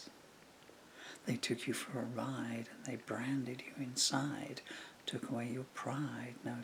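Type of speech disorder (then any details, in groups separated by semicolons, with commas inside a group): Bulbar dysarthria; progressive bulbar palsy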